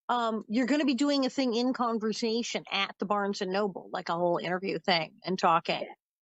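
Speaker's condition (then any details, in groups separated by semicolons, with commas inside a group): No condition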